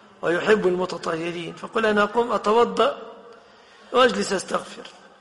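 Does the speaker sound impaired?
No.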